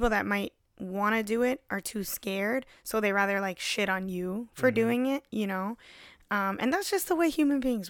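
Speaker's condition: No condition

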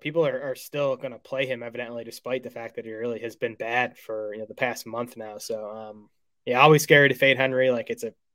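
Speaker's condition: No condition

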